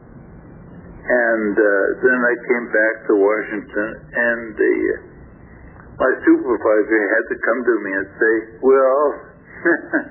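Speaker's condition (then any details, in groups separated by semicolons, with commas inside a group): Stroke affecting throat muscles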